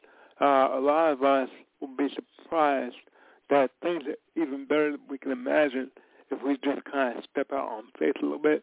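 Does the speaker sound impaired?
Yes: cerebral palsy; from birth.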